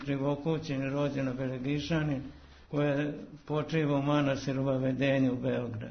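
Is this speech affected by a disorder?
Yes: Parkinson's disease; converses normally, illness not noticeable on radio.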